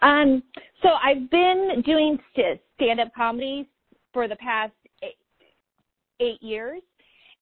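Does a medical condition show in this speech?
Yes: stuttering; adult stuttering, present since childhood; still stutters; here repeated sounds.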